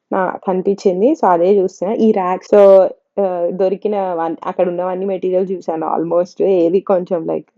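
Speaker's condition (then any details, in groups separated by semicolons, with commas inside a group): No condition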